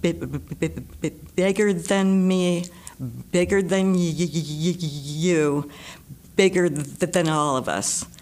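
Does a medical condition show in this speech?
Yes: stutter; stutter persisting despite much of life trying to stop, described as incurable; severe stutter, stutters a lot; struggles to speak; here repeated sounds, blocks.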